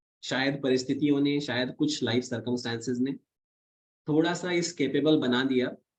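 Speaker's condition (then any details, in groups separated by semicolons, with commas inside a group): No condition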